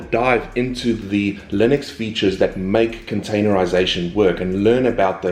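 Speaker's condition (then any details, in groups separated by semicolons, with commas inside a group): No condition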